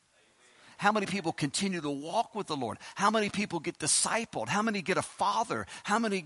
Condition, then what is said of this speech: None; typical speech.